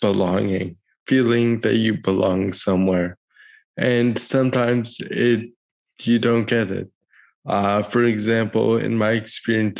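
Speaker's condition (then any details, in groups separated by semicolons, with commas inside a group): Cerebral palsy; present from birth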